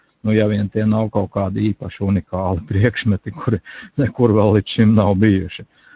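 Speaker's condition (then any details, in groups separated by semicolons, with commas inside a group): No condition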